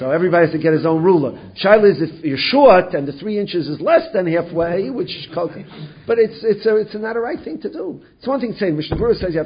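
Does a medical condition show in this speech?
No.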